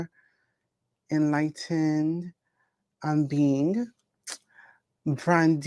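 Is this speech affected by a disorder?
No.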